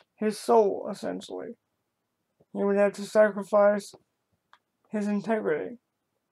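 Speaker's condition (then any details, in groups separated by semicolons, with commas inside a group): Cerebral palsy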